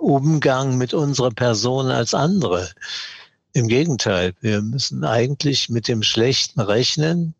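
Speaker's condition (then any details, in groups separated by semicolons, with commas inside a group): Parkinson's disease; trembling, milder course than severe cases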